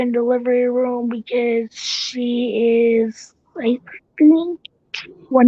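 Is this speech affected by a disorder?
Yes: cerebral palsy; tracheotomy.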